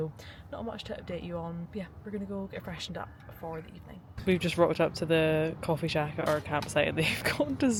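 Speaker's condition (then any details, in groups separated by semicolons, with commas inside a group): No condition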